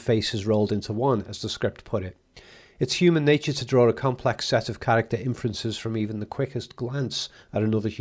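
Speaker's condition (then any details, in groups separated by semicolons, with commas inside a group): No condition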